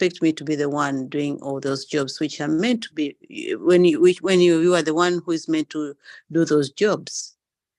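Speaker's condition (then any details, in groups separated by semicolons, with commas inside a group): No condition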